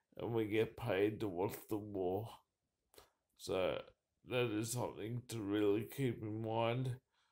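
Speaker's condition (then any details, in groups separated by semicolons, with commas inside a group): Cerebral palsy; uses wheelchair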